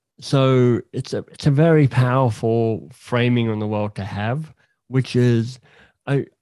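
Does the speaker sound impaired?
Yes: cleft lip and palate; congenital genetic cleft lip and palate.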